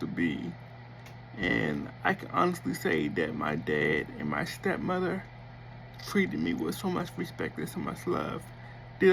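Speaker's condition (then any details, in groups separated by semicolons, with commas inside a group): Cerebral palsy; affects motor skills and speech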